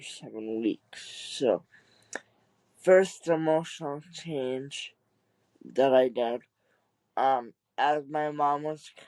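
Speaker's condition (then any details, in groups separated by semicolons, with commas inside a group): Cerebral palsy; wheelchair user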